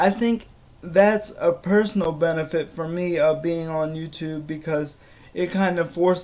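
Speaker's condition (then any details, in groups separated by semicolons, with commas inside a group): Cerebral palsy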